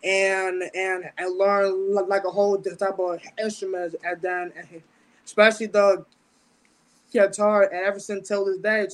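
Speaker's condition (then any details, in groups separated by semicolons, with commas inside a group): Stuttering, speech impediment; mild speech impediment with stuttering since about age ten; fears certain words coming out, avoids long talking on stage; prolonged sounds, blocks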